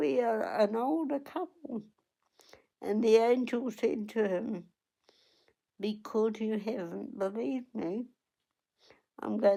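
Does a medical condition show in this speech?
Yes: cerebral palsy; onset at 8 days old.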